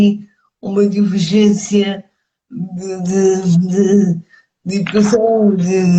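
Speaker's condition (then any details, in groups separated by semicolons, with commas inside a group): Cerebral palsy; speech affected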